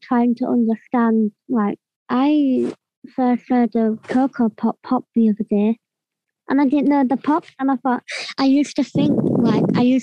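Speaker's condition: Cleft palate; congenital, part of a rare disease, found at birth when crying, confirmed diagnosis at 3 years

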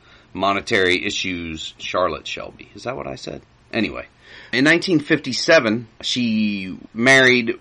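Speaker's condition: No condition

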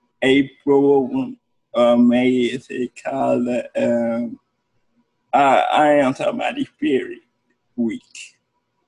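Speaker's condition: Cerebral palsy; present from birth

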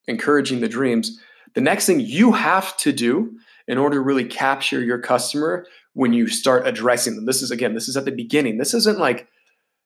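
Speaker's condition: No condition

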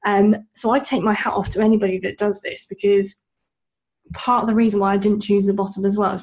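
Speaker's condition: Bilateral cleft lip and palate; congenital, fed as infant on Man bottle squeeze feeding bottle

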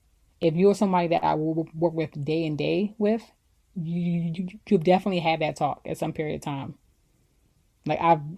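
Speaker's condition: Stutter; still has bad days; rehearses and records own voice before presentations; stuttering blocks, periods unable to say a word, stumbles on words, quickly gets back on track; repeated sounds, prolonged sounds

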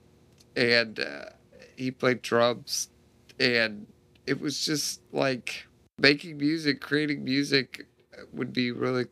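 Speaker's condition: Duchenne muscular dystrophy; diagnosed at age 3

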